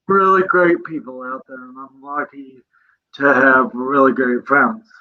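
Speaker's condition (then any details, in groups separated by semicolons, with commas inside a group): Cerebral palsy; present from birth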